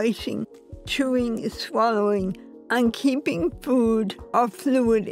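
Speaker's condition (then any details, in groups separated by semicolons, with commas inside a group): Cerebral palsy; difficulty eating, drinking and swallowing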